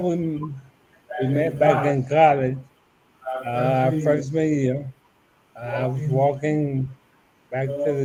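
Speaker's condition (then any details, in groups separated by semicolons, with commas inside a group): ALS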